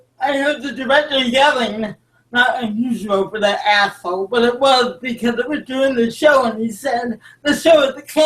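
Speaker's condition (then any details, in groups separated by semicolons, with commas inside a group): Cerebral palsy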